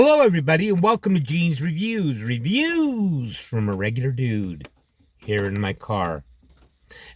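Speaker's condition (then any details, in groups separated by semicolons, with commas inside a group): No condition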